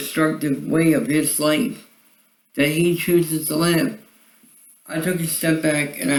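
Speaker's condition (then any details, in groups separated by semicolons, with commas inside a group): Cerebral palsy; voice sound affected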